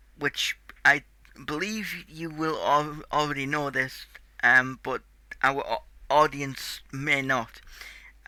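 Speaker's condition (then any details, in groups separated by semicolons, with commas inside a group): Cerebral palsy; tight muscles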